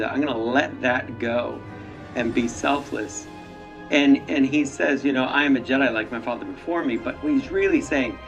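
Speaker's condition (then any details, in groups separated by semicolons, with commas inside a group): No condition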